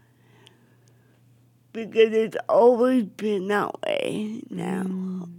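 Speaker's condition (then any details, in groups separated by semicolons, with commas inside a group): Cerebral palsy; affects speech, wheelchair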